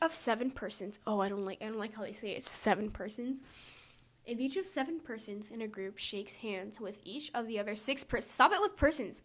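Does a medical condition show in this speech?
No.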